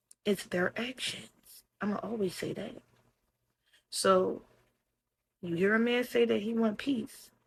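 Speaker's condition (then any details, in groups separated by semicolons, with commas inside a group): No condition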